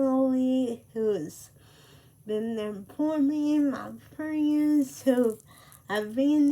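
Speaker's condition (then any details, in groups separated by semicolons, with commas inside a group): Cerebral palsy; speech affected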